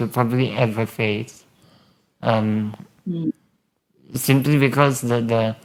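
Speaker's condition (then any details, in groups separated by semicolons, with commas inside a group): Spinal muscular atrophy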